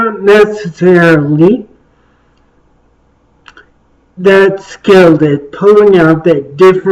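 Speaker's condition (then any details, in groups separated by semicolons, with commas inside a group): Traumatic brain injury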